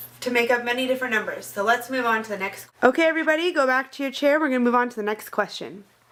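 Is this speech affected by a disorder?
No.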